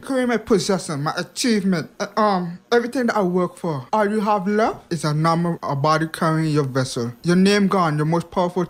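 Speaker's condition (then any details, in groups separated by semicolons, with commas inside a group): Hearing impairment; past speech impediment, ongoing hearing loss; speech impediment overcome through much speech practice and focused listening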